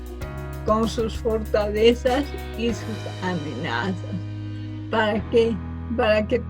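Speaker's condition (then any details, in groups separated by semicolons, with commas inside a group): Cerebral palsy from birth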